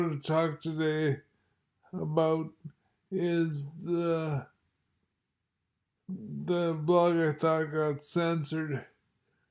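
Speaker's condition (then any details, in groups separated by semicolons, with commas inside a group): Multiple sclerosis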